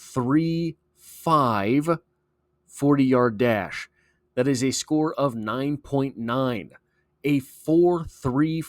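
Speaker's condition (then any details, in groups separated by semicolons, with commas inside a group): No condition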